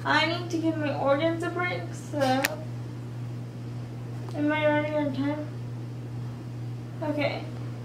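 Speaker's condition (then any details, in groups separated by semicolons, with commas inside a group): Cerebral palsy, spastic quadriplegic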